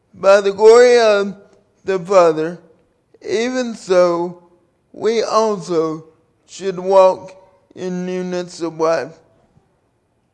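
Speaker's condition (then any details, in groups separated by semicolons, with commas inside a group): Cerebral palsy; from birth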